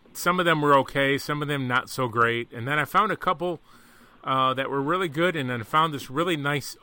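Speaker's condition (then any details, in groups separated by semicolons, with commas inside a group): No condition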